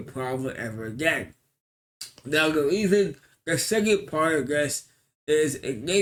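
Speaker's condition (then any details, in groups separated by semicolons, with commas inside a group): Cerebral palsy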